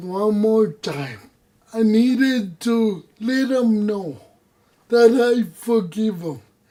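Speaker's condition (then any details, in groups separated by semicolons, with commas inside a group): Cerebral palsy; voice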